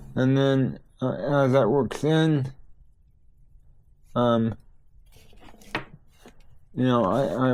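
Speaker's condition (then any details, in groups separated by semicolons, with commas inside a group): Cerebral palsy; tends to mess up words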